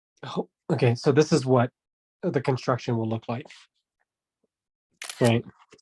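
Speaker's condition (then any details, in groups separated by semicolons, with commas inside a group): No condition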